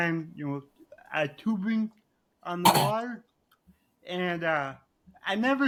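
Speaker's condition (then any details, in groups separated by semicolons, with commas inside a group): Cerebral palsy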